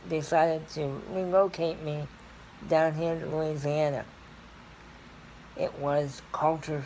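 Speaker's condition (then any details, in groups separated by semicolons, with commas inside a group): Cerebral palsy; scoliosis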